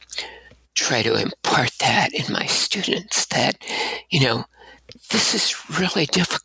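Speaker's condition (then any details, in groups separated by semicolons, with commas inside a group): Abductor spasmodic dysphonia; voice lost shouting over rock music, diagnosed Fresno State, two damaging surgeries, last 12 years ago; significant vocal tremor since last surgery, breathiness from vocal folds opening involuntarily; staccato speaking style, shaky tremor when syllables lengthened, voice worse during university years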